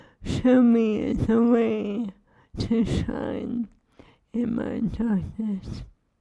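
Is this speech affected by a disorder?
Yes: ALS; feeding tube; swallowing lost.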